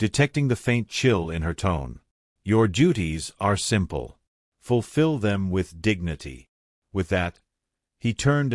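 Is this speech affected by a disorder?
No.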